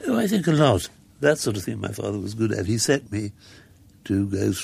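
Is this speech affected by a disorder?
Yes: muscular dystrophy; progressive, death predicted at 16 but now nearly 70, wheelchair user, walked earlier.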